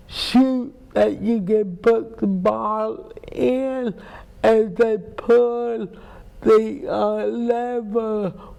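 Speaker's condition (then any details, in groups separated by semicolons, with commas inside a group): Cerebral palsy; speech impairment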